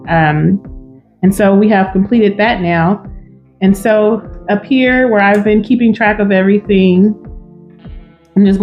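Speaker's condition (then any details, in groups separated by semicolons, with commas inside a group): No condition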